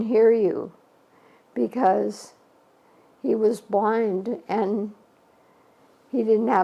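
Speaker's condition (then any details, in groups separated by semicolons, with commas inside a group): ALS; shortly after diagnosis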